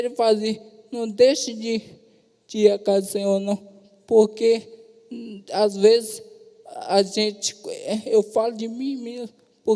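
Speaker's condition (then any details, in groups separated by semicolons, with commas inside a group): Traumatic brain injury, severe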